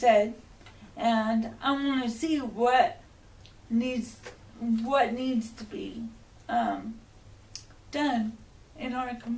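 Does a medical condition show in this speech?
Yes: cerebral palsy.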